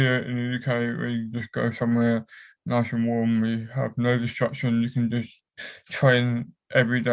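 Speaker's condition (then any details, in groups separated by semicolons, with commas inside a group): Cerebral palsy; affects whole body; cramps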